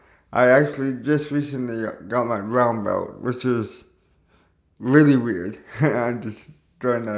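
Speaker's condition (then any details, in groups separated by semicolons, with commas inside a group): Cerebral palsy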